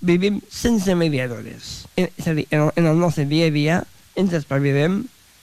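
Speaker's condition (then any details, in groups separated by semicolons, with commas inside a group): Down syndrome; very talkative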